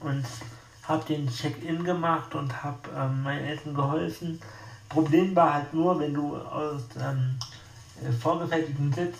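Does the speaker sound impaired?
Yes: spastic tetraparesis; wheelchair user.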